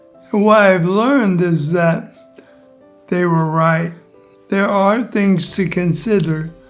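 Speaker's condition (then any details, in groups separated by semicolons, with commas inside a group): ALS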